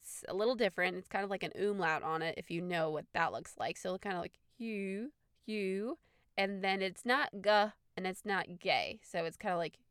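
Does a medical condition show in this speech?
No.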